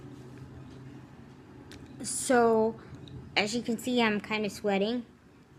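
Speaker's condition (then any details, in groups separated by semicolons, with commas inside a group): Cerebral palsy, spastic, severe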